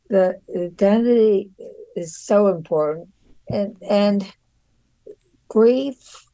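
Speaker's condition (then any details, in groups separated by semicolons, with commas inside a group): Aphasia; aphasia from severe stroke that nearly killed her, right side paralyzed, 3 years regaining independence; 13 years after stroke; no speech at all right after stroke, now trouble saying intended words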